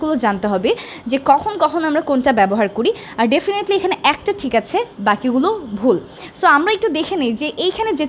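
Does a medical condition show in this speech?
No.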